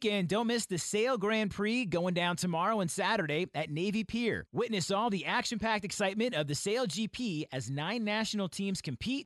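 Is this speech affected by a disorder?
No.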